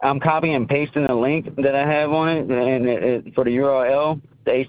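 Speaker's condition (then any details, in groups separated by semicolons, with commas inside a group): No condition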